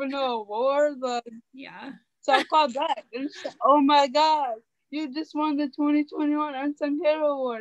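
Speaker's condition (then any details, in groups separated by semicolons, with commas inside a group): Cerebral palsy; affects muscles and body movements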